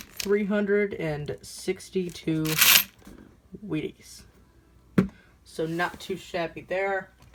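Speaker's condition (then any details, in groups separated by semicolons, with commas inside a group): No condition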